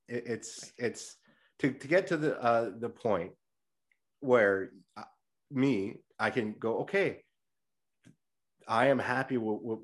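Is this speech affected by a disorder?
Yes: stutter; stutter audible during recording; stutter eases in native accent and rehearsed cadence, worse with nerves, blocks when rushing words; here repeated sounds, repeated words.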